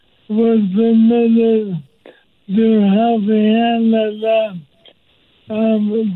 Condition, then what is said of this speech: ALS (motor neuron disease). So through iGaze technology, uh, he's now able to tweet, and it really allows him, um, you know, in a roundabout way to have a voice again.